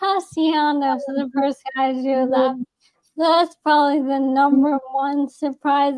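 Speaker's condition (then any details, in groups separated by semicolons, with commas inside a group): ALS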